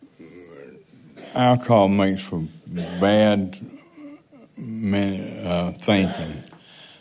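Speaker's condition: Parkinson's

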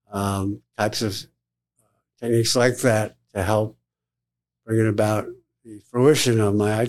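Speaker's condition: Tongue cancer surgery; tongue (glossopharyngeal) cancer, tongue lesion found on biopsy, surgically excised; survivor after tongue surgery

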